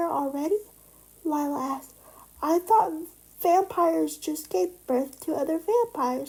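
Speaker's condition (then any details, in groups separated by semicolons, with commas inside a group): Cerebral palsy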